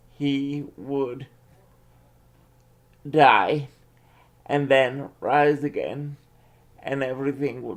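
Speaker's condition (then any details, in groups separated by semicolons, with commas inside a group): Cerebral palsy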